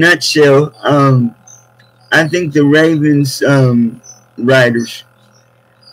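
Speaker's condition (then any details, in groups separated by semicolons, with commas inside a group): Cerebral palsy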